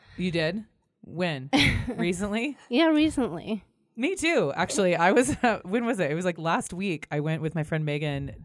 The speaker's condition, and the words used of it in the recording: None; typical speech.